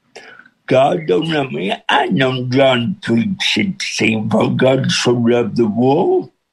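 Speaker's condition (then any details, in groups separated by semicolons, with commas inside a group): Cerebral palsy with speech impediment; hard to understand at first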